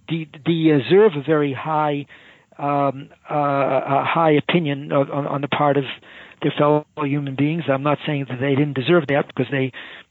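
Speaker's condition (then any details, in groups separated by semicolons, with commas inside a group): Stuttering; stuttering since age 4, gigantic obstacle in high school; repeated words, prolonged sounds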